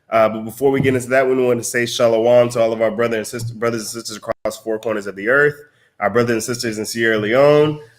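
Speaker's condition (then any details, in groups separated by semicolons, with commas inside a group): No condition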